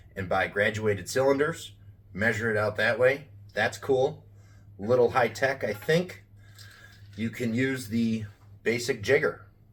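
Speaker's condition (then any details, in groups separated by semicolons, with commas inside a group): No condition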